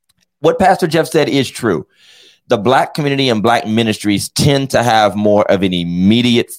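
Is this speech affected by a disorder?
No.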